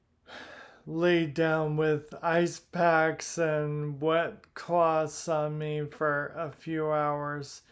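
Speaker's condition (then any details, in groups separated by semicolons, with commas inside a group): Primary lateral sclerosis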